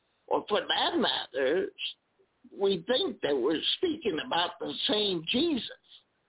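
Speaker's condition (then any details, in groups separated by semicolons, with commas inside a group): Spasmodic dysphonia; unsure whether voice is coming across all right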